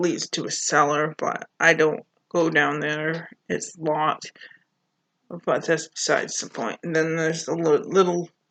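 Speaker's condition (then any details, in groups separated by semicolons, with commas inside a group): Cerebral palsy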